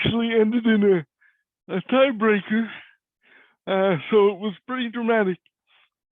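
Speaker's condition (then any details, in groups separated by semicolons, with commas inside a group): Cerebral palsy; voice is different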